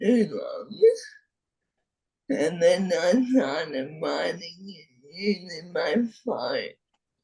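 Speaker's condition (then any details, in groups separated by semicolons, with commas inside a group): Friedreich's ataxia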